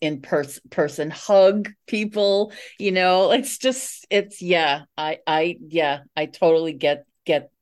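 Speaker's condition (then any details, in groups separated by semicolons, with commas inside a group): Stuttering; long-standing, past traditional fluency shaping therapy, later psychotherapy with stuttering-aware therapist; repeated sounds, repeated words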